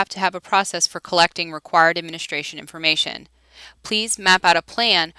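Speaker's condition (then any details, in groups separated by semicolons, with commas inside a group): No condition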